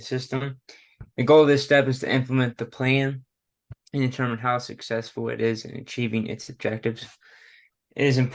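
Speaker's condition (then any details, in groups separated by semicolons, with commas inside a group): No condition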